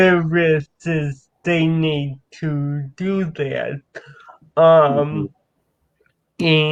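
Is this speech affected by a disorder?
Yes: cerebral palsy.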